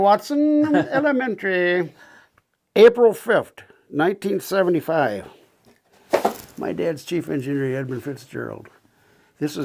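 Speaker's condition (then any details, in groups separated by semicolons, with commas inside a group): No condition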